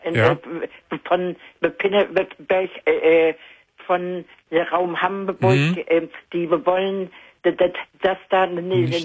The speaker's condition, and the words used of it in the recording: Stuttering. Du hast Probleme mit dem Stottern.